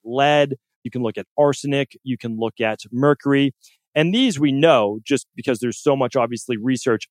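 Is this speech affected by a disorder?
No.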